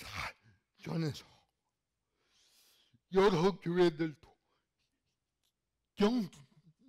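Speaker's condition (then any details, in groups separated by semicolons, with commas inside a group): Cerebral palsy; fairly severe in childhood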